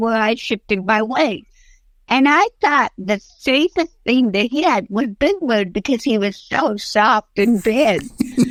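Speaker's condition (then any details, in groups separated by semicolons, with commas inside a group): Cerebral palsy; since early childhood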